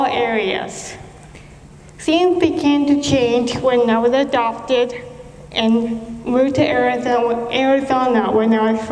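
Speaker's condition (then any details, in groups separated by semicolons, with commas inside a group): Cerebral palsy; affects muscles, coordination, speech, right hand, childhood apraxia of speech; diagnosed at 10 months, 14 years physical, occupational, speech therapy; apraxia, works on loudness, speed, repetition, speech sounds different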